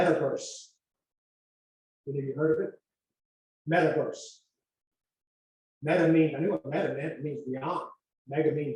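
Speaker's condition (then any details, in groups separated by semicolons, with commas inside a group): No condition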